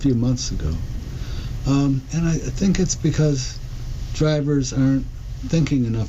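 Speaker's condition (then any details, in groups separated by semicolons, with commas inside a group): Parkinson's disease; diagnosed almost 4 years ago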